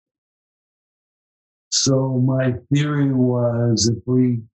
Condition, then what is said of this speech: ALS (motor neuron disease). So I don't have that deep, resonating radio voice that I used to have.